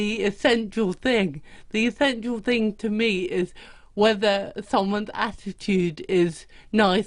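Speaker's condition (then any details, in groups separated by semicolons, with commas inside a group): Cerebral palsy; present from birth, unsteady balance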